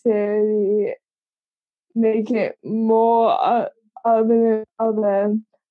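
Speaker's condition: Cerebral palsy; congenital

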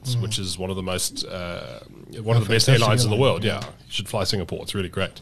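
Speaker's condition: No condition

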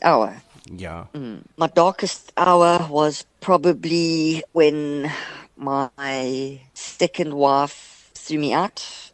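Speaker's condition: Stutter; stutter developed in childhood with onset of depression, caused by depression, quite bad; lessened after medical and social transition with hormone replacement therapy from age 37; quite a bad stutter earlier, now almost not noticeable; repeated sounds, prolonged sounds

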